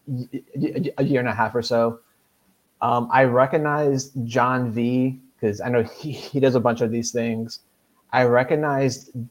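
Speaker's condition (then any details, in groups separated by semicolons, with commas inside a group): Stuttering; person who stutters; quite a few stuttering moments expected throughout conversation, part of how speech sometimes goes; repeated sounds, prolonged sounds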